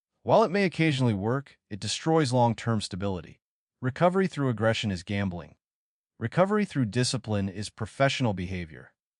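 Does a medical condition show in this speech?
No.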